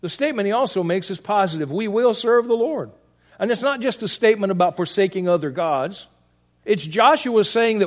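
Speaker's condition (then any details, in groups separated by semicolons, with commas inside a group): No condition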